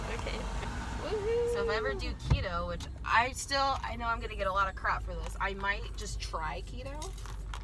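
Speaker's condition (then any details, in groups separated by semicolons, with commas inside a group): No condition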